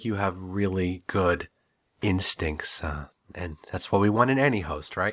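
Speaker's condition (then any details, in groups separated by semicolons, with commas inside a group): No condition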